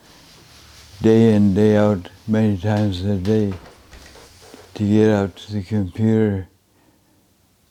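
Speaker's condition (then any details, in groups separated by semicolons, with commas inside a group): Advanced Parkinson's disease, severe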